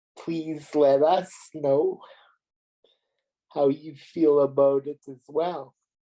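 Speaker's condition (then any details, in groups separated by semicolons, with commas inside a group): Cerebral palsy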